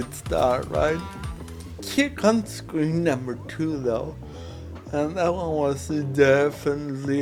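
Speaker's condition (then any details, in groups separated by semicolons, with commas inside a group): Cerebral palsy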